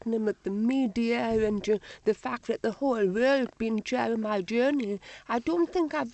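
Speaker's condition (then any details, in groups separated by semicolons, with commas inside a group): Deafness, Usher syndrome, severe; type two, born completely deaf, hearing aids from age two, tunnel vision, registered blind at 29; speech training from age two, some answers may be a little indistinct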